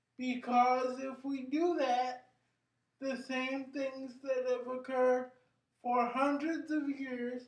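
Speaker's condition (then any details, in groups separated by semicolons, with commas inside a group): Cerebral palsy; brain injury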